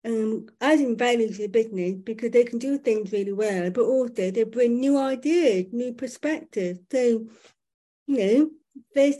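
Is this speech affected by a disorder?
Yes: profoundly deaf, born profoundly deaf.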